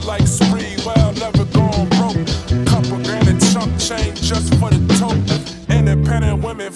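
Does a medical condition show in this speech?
No.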